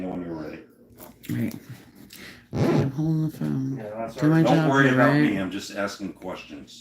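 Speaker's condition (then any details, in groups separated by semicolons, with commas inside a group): No condition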